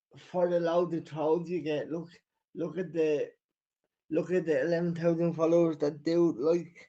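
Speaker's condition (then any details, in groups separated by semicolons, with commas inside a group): Cerebral palsy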